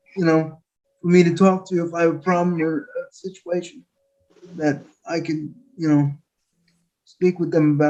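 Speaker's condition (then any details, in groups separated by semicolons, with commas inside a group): Quadriplegic cerebral palsy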